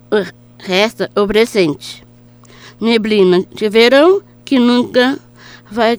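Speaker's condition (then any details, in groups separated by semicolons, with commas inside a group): Down syndrome; present since birth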